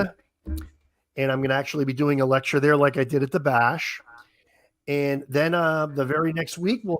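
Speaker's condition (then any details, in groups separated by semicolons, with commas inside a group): No condition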